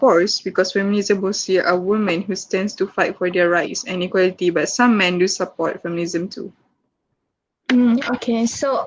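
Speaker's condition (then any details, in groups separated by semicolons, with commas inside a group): No condition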